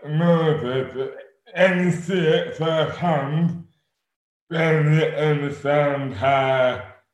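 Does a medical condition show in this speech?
Yes: dystonia; sudden overnight adult onset, affects speech and arms, suspected congenital jaw defect plus rugby hits, damaged TMJ; 12 years since onset, progressed, hands partly lost and curled inwards, Botox injections, diagnosed by London neurologist; incredibly slurred, dramatically impaired, worse at onset with eating difficulty.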